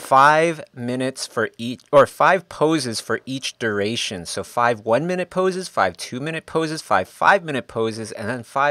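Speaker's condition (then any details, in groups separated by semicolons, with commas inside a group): No condition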